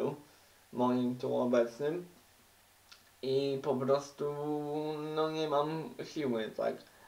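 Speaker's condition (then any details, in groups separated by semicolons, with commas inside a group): Cerebral palsy; uses wheelchair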